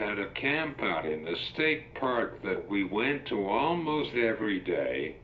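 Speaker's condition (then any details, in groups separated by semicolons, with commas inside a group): Cerebral palsy; quadriplegic, prenatal onset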